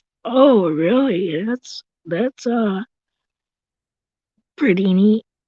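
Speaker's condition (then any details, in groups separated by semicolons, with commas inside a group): Cerebral palsy; visible disability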